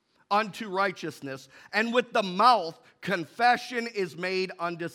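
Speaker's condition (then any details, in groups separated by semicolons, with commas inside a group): No condition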